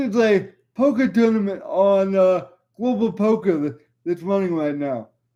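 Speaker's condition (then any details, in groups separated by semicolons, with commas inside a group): Cerebral palsy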